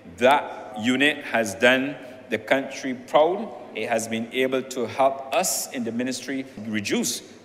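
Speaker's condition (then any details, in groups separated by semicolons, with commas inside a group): No condition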